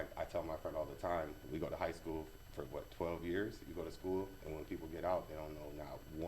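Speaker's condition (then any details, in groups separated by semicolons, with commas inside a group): No condition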